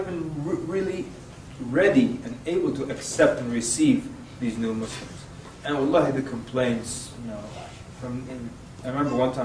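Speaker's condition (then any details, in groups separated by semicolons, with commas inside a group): No condition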